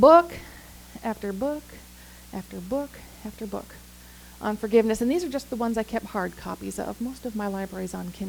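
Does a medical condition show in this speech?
No.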